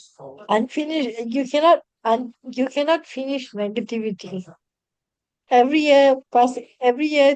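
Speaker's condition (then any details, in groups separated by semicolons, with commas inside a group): Cerebral palsy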